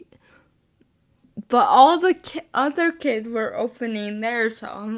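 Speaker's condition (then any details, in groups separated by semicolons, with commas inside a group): Spastic cerebral palsy, mixed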